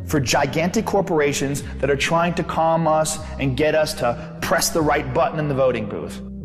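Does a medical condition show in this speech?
No.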